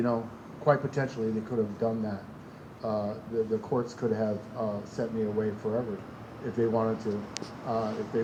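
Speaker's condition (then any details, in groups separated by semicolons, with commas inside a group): No condition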